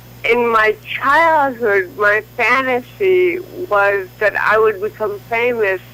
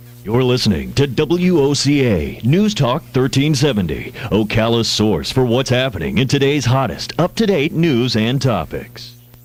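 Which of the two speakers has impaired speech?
The first: cerebral palsy; from birth, leg spasticity; neck Botox injections every 3 months.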